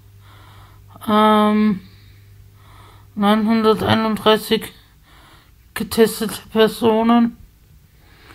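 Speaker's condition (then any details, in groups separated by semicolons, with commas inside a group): Spasticity from birth; multiple sclerosis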